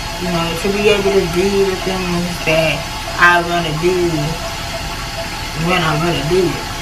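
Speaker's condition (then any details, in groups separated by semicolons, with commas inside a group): Cerebral palsy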